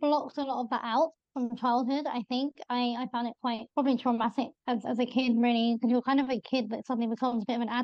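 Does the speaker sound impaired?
Yes: bilateral cleft lip and palate; possibly needs more pitch or volume to be heard, voice called weird in childhood.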